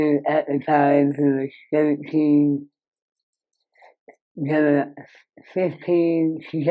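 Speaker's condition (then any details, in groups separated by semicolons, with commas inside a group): Moebius syndrome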